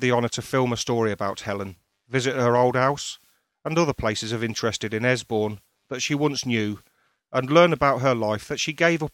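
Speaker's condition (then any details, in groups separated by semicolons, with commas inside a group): No condition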